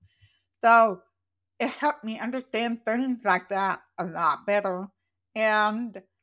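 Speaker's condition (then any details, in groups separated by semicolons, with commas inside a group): Profoundly deaf, congenital; born profoundly deaf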